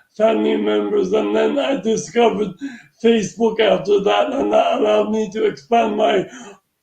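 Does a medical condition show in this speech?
Yes: traumatic brain injury.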